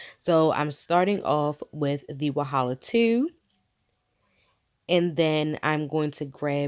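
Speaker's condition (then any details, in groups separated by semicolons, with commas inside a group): No condition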